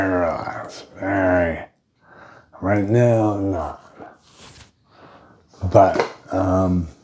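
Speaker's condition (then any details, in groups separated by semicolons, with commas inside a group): Brain injury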